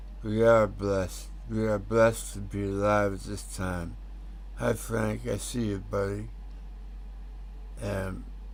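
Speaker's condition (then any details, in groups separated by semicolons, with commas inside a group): Tongue cancer; tongue tumor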